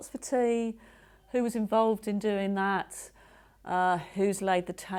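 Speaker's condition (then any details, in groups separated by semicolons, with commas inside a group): No condition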